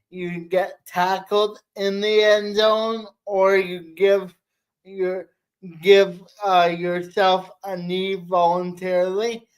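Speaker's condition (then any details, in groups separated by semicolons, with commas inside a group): Cerebral palsy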